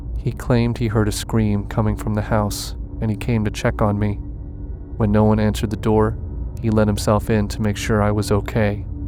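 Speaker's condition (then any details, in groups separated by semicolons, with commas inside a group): No condition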